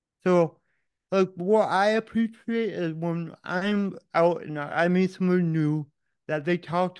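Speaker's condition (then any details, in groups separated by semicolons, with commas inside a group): Cerebral palsy; born without heartbeat or breathing, revived, oxygen loss brain damage, diagnosed age one, physical only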